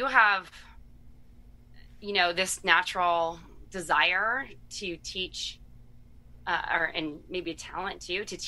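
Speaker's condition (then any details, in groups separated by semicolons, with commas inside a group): No condition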